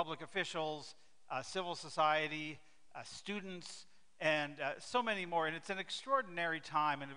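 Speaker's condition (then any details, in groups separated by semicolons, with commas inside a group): No condition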